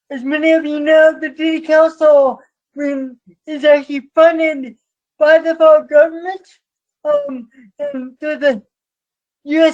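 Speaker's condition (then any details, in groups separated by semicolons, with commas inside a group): Cerebral palsy; from birth, affects movement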